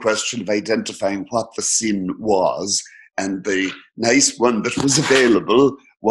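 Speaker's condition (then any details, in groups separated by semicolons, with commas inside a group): No condition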